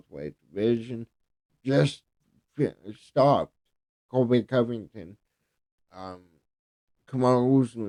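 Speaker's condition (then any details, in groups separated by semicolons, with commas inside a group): Cerebral palsy; speech affected by cerebral palsy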